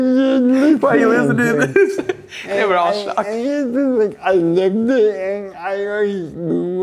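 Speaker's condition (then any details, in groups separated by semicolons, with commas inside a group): Cerebral palsy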